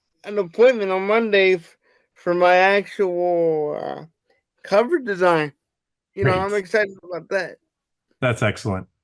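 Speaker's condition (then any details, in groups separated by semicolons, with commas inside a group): Cerebral palsy; wheelchair user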